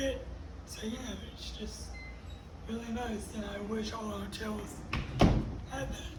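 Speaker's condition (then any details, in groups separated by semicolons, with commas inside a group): Cerebral palsy; uses a wheelchair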